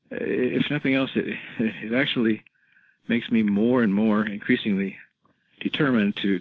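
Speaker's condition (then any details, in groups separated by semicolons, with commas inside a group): Parkinson's disease, rigidity-predominant, no tremor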